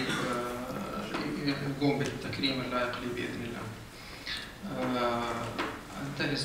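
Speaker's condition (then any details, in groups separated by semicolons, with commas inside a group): No condition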